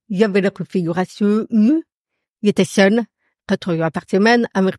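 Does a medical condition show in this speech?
Yes: profound congenital deafness; profound deafness from birth, discovered at 9 months, doctor predicted she would never speak; workplace accommodation enabling phone calls, written transcription of meetings; accent from deafness, could not speak in early childhood.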